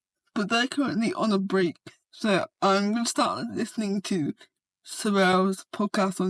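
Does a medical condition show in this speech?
Yes: cerebral palsy.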